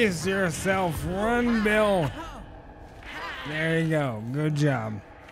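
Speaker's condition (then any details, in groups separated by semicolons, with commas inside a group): ALS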